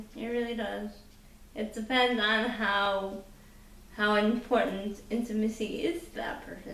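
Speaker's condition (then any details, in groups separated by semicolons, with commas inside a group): Cerebral palsy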